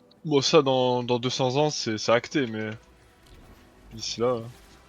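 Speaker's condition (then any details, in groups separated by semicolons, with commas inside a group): No condition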